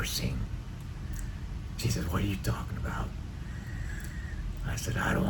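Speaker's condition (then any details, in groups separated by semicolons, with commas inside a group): Neck cancer with tracheostomy, speaking valve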